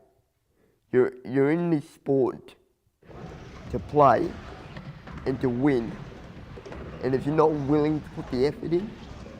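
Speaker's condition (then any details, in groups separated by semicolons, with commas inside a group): Cerebral palsy; from birth, affects body muscles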